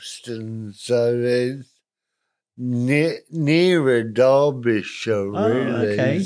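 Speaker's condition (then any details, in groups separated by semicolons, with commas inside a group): Cerebral palsy, spastic, moderate; talks a bit funny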